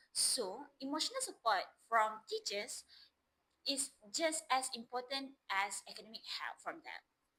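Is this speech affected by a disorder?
No.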